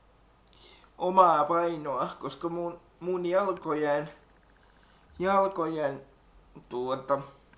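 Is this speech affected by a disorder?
Yes: cerebral palsy.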